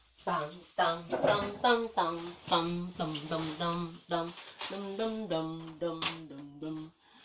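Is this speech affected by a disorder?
No.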